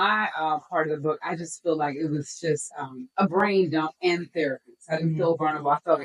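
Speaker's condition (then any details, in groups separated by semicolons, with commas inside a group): No condition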